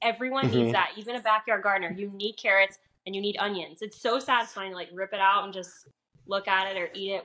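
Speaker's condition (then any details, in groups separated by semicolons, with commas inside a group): No condition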